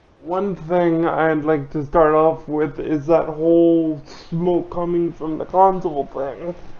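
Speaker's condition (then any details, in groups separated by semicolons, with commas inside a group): Cerebral palsy; limbs affected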